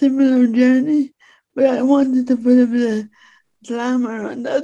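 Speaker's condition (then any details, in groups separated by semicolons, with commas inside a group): Speech impediment; disabled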